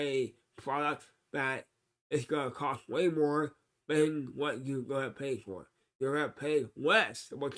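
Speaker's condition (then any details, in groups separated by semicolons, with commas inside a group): Cerebral palsy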